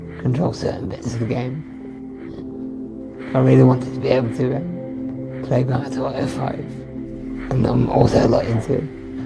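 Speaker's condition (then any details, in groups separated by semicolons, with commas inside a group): Duchenne muscular dystrophy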